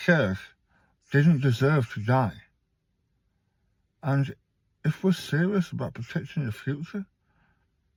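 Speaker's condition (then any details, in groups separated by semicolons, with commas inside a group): Stage 4 tongue cancer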